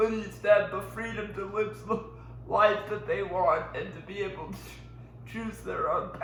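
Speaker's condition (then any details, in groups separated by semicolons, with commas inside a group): Cerebral palsy; powered wheelchair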